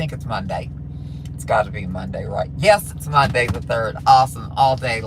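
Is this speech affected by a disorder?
No.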